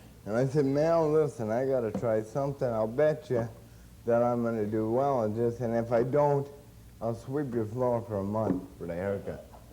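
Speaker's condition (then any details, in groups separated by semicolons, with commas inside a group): Cerebral palsy; since birth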